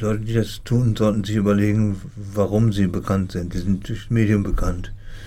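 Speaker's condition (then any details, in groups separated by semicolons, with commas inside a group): Parkinson's disease; brainstem and movement affected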